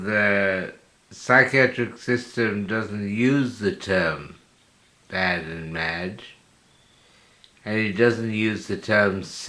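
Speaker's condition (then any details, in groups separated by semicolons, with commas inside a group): Slurred speech from poisoning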